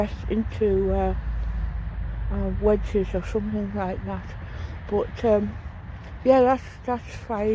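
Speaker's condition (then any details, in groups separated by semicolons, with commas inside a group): Tongue cancer, partial glossectomy; post surgery, awaiting radiotherapy, about a month; speaking slightly differently since tongue surgery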